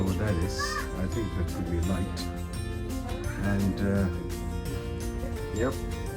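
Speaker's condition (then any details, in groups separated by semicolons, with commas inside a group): No condition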